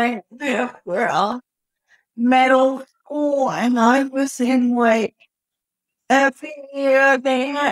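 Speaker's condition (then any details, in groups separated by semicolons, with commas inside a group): Cerebral palsy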